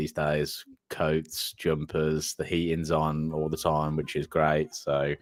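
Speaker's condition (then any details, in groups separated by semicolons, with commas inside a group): No condition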